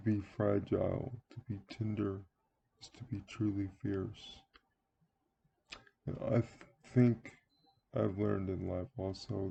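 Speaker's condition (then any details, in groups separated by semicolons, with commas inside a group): Cerebral palsy; wheelchair user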